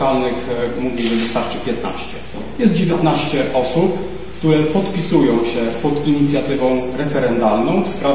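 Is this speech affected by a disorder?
No.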